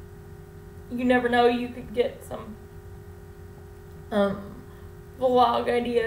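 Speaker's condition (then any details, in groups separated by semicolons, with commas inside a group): Cerebral palsy; wheelchair use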